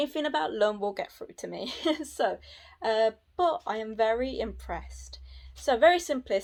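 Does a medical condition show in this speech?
No.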